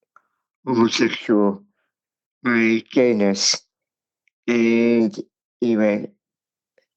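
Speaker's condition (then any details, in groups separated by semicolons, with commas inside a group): Cerebral palsy; speech impairment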